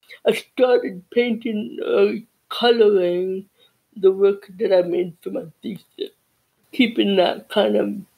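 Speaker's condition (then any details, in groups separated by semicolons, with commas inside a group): Cerebral palsy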